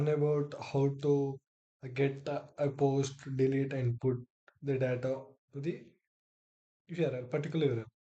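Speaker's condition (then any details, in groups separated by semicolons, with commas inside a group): No condition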